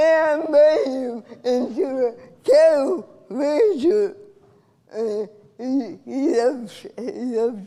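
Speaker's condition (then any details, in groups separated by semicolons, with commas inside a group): Cerebral palsy; from birth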